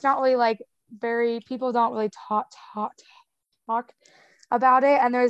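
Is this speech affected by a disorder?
Yes: stutter; past speech therapy, used fluency strategies, phone listener once thought the line was cutting out; stutters openly all the time, uses strategies less than before; stutters through words, speech improves with drinking; here repeated sounds, blocks.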